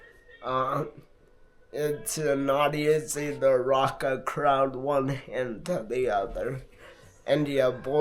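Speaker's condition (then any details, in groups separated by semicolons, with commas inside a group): Multiple sclerosis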